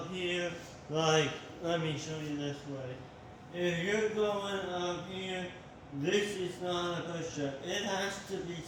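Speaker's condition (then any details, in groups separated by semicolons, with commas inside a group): Tongue cancer surgery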